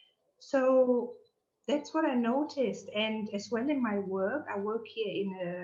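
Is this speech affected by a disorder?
No.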